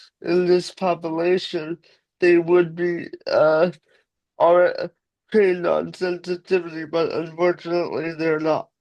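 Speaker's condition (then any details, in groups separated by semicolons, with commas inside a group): Cerebral palsy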